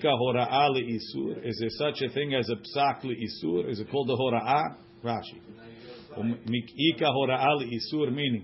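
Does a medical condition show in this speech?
No.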